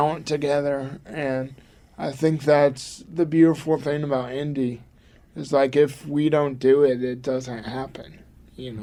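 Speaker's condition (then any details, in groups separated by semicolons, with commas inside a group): Cerebral palsy; from birth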